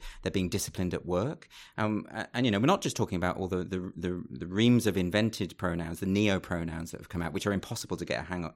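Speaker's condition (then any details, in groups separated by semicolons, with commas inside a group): No condition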